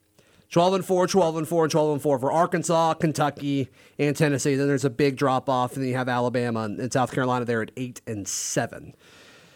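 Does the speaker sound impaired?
No.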